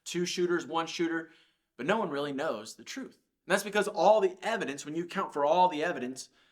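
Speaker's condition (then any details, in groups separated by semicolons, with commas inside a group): No condition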